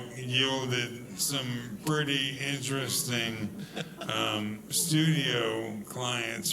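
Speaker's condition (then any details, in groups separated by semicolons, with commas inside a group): ALS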